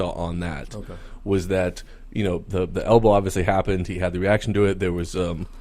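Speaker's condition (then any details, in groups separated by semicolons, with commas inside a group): No condition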